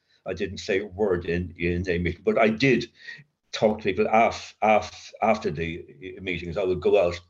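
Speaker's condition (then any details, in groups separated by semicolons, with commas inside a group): Covert stutter; severe childhood stutter with blocks, linked to adverse childhood experience, child guidance clinic, speechless while drinking; covert since early sobriety in AA, about 40 years, occasional blocks, talks easily at meetings; stutters mostly in mind, thinks ahead around feared words, voice long felt fake; repeated sounds, repeated words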